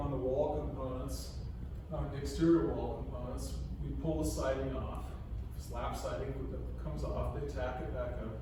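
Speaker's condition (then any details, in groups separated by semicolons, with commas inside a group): No condition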